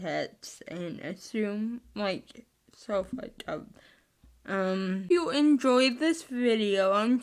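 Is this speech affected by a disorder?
Yes: spastic cerebral palsy, mixed.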